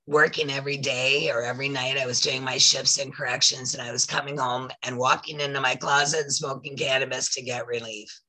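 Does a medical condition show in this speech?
Yes: voice loss after throat polyp; tracheotomy warned possible.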